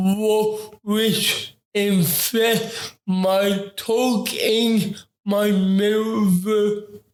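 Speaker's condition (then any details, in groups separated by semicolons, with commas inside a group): Ataxic cerebral palsy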